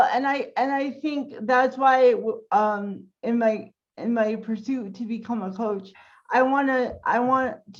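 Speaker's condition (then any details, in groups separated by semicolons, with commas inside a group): Cerebral palsy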